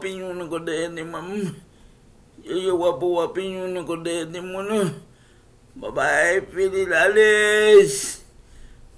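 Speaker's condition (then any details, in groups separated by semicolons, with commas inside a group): Cerebral palsy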